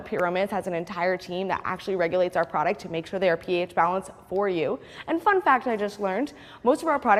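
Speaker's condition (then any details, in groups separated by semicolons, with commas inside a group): No condition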